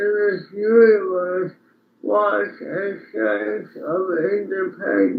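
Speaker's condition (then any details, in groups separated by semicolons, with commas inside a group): Speech impairment after birth surgery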